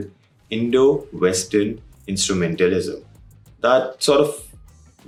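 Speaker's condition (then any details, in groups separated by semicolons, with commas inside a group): No condition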